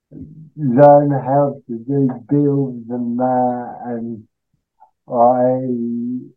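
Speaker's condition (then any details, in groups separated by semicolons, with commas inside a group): Cerebral palsy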